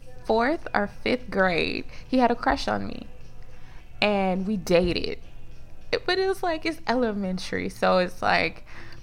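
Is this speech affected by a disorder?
No.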